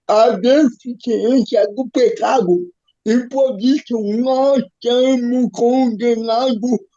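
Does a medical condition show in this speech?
Yes: cerebral palsy; physical disability.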